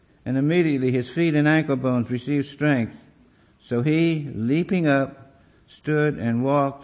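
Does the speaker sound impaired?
Yes: Parkinson's disease; small handwriting.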